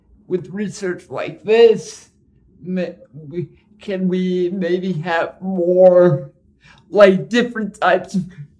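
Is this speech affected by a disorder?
Yes: cerebral palsy; ride-sharing like Uber an obstacle.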